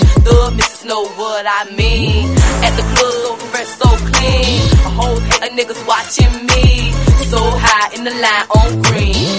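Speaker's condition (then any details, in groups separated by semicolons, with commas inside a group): No condition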